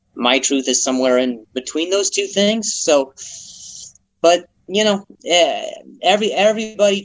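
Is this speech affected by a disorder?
Yes: stutter; severe early in comedy career; voice used to be very slow, now much better; here repeated sounds.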